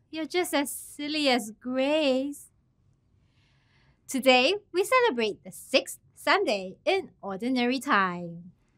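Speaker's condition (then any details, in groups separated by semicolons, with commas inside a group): No condition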